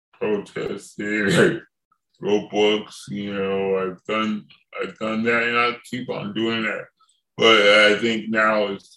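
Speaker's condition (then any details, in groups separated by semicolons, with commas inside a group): Cerebral palsy; from birth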